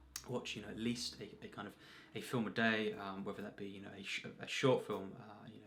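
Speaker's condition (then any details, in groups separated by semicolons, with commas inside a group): No condition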